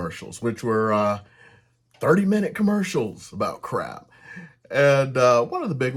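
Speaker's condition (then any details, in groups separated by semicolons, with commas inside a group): No condition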